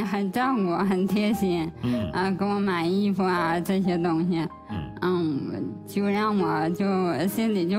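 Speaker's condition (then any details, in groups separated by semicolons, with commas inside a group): ALS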